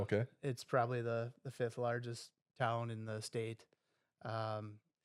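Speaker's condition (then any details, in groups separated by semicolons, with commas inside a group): No condition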